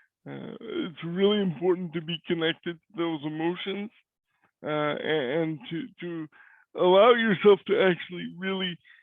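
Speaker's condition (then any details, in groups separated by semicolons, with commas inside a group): Cerebral palsy; cannot walk; voice is different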